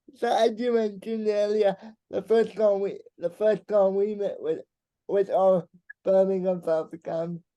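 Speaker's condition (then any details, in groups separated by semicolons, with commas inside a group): Cerebral palsy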